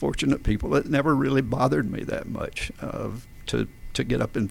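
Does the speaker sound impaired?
Yes: spasmodic dysphonia; adductor spasms, vocal folds slam together, voice problems when speaking to groups.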